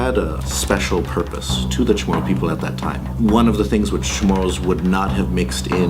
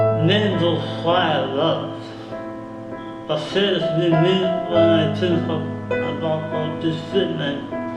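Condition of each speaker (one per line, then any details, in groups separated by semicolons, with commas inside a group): No condition
Oral cancer; survivor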